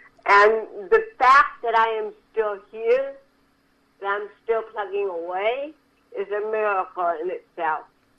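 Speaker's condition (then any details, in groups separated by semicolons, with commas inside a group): Cerebral palsy; from birth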